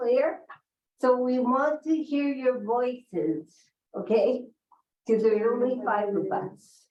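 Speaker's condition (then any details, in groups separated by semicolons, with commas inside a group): Cerebral palsy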